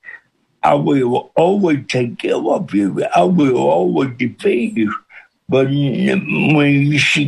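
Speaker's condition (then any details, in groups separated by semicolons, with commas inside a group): Cerebral palsy with speech impediment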